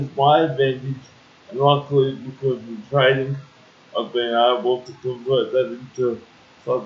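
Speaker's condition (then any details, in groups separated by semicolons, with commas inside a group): Cerebral palsy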